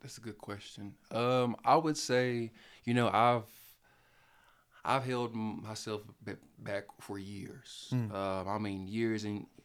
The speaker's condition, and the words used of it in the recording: Stuttering. Like there's no way of hiding how you talk as a person who, you know, who does have a speech problem.